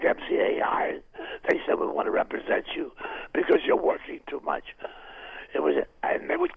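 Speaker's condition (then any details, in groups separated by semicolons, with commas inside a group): Throat cancer, vocal cord removed, partial laryngectomy, right vocal cord removed; now a stump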